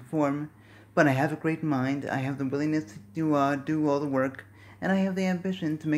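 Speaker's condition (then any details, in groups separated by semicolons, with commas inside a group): Cerebral palsy; speaks fast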